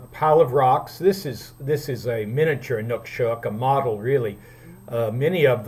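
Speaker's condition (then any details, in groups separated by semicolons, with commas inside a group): No condition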